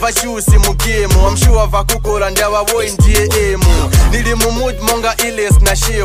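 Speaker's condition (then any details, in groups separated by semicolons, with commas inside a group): No condition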